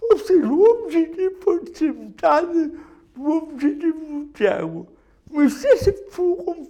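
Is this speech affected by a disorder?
Yes: cerebral palsy; not a disease.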